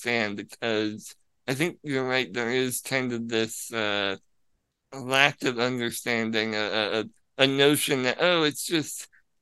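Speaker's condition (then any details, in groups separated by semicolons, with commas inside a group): Spinal muscular atrophy; wheelchair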